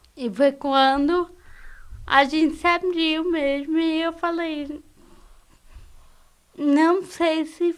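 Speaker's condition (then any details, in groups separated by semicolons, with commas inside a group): Cerebral palsy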